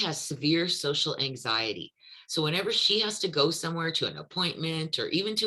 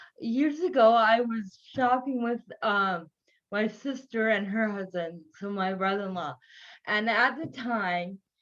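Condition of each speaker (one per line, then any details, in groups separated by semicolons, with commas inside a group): No condition
Cerebral palsy; from birth; early difficulty forming words, learned by mimicry, no speech therapy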